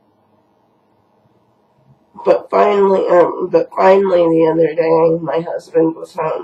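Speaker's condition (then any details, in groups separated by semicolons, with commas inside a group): Cerebral palsy; from birth; housebound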